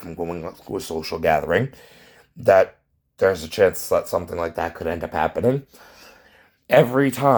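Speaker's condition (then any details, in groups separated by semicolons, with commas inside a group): No condition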